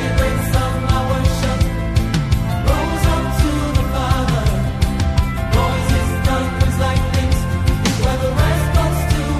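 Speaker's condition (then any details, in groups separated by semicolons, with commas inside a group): No condition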